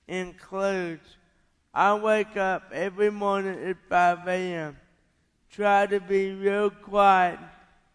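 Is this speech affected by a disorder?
Yes: cerebral palsy; not birth defects.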